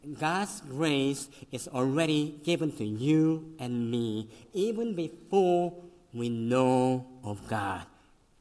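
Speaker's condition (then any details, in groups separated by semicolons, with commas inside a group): Cleft lip and palate; congenital, severe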